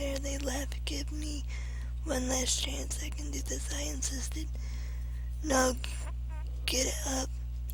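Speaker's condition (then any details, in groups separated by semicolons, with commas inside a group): Cerebral palsy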